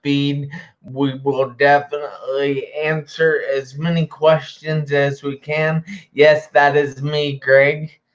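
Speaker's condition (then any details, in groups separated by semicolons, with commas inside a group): Traumatic brain injury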